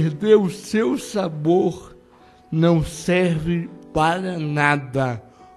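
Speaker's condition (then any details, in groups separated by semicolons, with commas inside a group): Cerebral palsy; no speech as child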